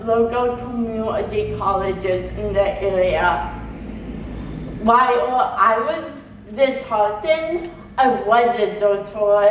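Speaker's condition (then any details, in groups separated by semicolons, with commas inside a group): Cerebral palsy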